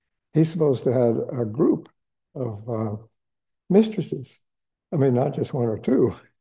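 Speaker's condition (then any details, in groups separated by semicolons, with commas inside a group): No condition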